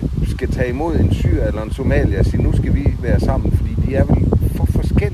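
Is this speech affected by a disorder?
No.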